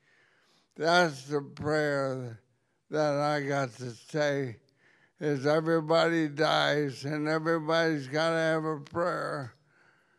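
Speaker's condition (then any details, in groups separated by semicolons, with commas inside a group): ALS; progressive neurodegenerative motor disease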